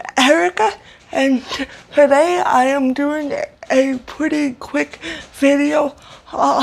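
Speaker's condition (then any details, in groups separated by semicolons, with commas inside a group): Cerebral palsy, severe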